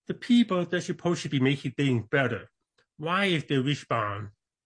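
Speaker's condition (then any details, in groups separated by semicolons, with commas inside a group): Born deaf; congenital deafness, mainstreamed into hearing schools as child; deaf accent, tries to speak as clearly as possible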